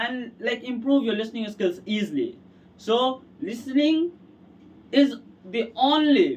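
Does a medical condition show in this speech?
No.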